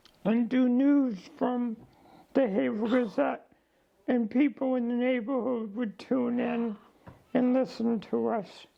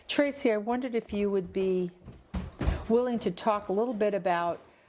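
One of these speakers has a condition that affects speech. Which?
The first: ALS; diagnosed about 15 months ago, declining.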